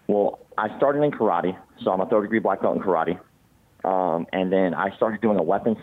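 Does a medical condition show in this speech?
Yes: cleft palate; congenital, many surgeries in childhood, facial scars.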